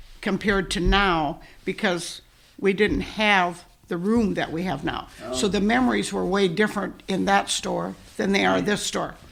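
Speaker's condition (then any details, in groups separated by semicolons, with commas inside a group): No condition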